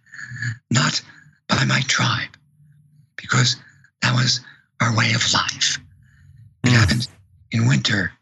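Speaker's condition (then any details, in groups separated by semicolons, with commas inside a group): Vocal cord paralysis; attributed to early childhood trauma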